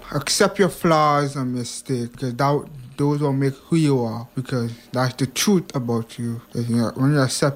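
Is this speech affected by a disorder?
Yes: hearing impairment; past speech impediment, ongoing hearing loss; speech impediment overcome through much speech practice and focused listening.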